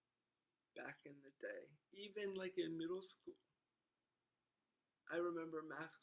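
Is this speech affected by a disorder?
Yes: cerebral palsy; wheelchair.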